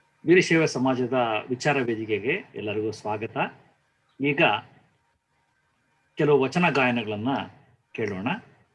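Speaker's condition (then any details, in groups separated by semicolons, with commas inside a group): No condition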